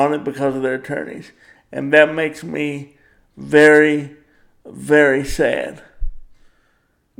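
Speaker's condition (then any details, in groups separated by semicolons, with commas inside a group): Cerebral palsy; power wheelchair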